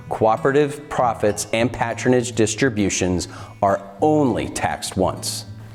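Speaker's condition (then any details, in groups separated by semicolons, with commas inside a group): No condition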